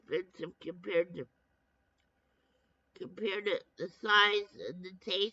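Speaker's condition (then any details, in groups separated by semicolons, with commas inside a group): Brain injury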